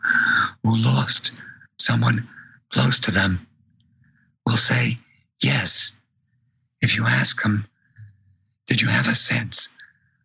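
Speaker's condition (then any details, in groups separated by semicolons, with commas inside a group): Vocal cord paralysis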